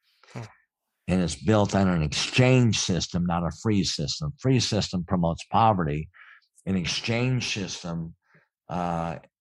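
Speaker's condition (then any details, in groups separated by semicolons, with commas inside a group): Cleft palate; congenital cleft palate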